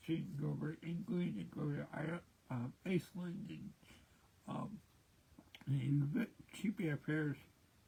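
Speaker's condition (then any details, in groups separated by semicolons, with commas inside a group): Cerebral palsy; present since birth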